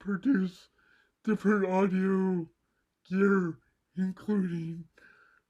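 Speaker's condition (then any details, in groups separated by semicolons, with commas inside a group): Cerebral palsy; from birth, mild left side, lack of oxygen at birth; relatively mild; vocal and speech impairments, voice not normal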